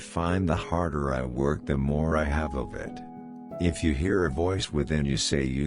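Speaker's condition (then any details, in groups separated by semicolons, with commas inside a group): No condition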